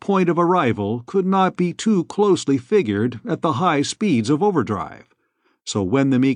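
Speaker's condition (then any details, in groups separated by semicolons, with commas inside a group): No condition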